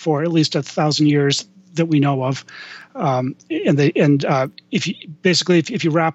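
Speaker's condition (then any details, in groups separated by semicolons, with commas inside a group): Stuttering; lifelong stutter; may freeze up mid-speech, then gets back on a roll; repeated sounds, blocks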